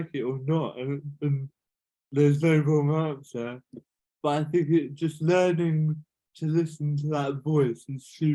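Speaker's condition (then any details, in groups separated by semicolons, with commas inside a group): Cerebral palsy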